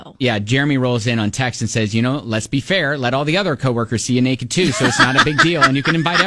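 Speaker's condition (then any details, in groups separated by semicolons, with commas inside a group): No condition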